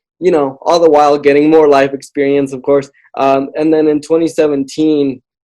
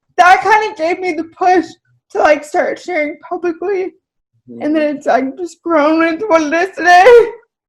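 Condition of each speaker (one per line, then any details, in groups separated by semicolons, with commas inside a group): No condition
Cerebral palsy; spastic type, birth asphyxia, wheelchair, baclofen pump at 17-18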